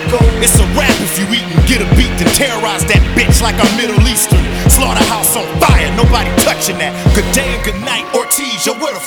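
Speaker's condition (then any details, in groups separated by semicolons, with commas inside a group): No condition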